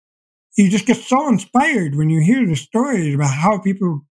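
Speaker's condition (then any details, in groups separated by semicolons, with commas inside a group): Deafblindness; progressive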